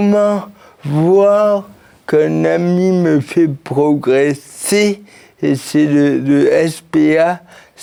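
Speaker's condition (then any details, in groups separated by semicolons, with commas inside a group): Cerebral palsy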